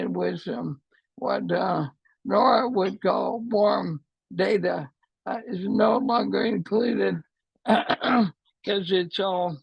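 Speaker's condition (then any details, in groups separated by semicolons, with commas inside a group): ALS; affects hands and voice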